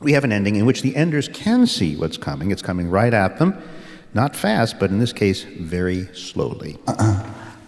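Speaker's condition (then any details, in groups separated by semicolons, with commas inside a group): No condition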